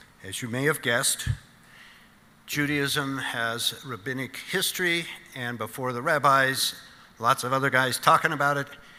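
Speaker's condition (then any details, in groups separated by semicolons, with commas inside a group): No condition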